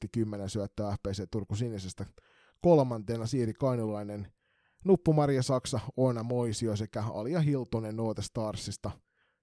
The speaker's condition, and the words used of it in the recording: None; typical speech.